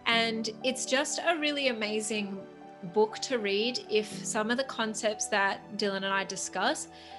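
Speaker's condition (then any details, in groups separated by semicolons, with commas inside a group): No condition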